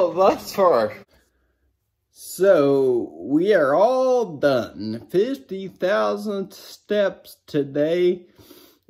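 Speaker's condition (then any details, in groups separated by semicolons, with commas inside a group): Brain injury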